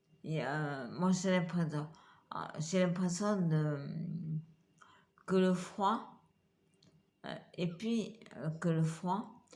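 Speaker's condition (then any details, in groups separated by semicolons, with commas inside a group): Multiple sclerosis; trialling electric wheelchair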